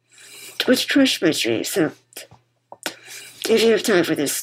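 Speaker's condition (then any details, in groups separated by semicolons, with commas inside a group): Muscular dystrophy; congenital form, diagnosed as toddler; wears BiPAP machine to help breathing; BiPAP machine audible while talking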